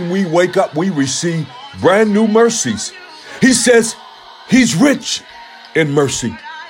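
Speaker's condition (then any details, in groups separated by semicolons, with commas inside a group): No condition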